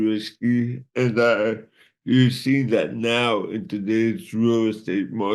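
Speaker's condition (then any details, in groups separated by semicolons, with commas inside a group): Cerebral palsy; from birth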